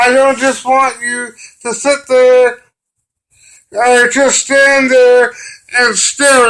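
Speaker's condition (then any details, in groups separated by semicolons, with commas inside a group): Cerebral palsy; brain damage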